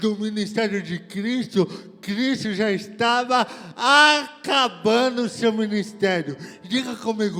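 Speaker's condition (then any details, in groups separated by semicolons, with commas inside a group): Cerebral palsy; forceps birth injury, left skull depression, legs and coordination affected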